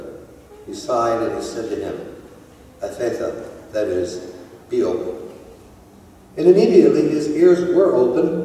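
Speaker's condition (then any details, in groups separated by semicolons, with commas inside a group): No condition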